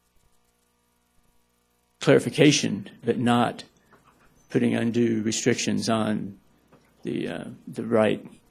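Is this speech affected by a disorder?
Yes: Parkinson's; may appear very nervous due to Parkinson's; may stumble over words.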